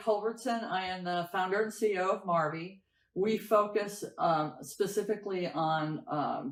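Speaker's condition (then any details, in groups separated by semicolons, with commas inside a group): No condition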